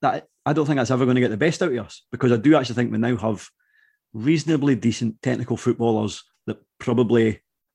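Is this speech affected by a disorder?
No.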